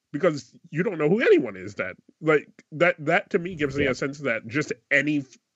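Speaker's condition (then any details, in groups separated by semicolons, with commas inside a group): No condition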